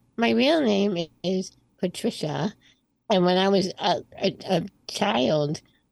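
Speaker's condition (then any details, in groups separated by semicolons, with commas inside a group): Spinal muscular atrophy type 2; slightly progressive since 20s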